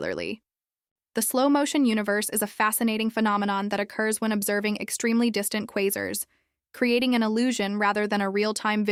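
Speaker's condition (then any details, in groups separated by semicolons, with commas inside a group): No condition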